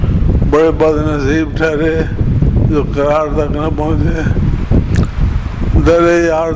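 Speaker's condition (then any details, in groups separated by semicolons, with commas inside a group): Difficulty speaking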